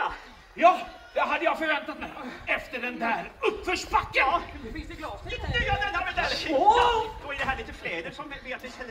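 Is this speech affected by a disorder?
No.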